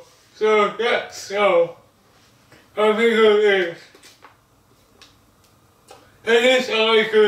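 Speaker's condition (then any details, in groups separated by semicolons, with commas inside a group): Cerebral palsy; body affected; speech disability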